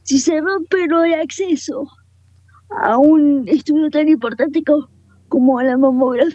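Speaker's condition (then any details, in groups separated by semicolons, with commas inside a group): Cerebral palsy, quadriparesis; wheelchair user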